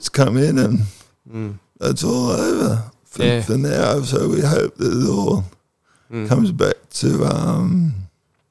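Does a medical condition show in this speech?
Yes: cerebral palsy.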